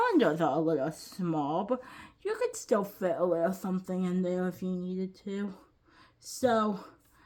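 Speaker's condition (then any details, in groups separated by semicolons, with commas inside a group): Cerebral palsy, quadriplegic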